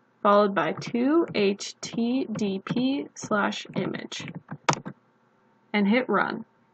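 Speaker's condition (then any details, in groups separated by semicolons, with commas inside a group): No condition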